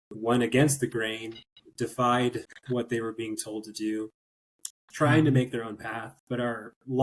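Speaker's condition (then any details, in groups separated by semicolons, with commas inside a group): No condition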